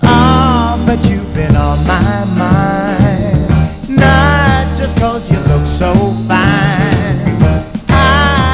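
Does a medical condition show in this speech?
No.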